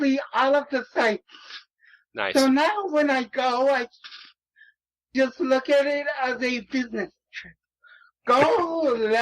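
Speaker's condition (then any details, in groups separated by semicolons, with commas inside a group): Cerebral palsy; 3 months premature, affects arms and legs; no pitch control, may be hard to understand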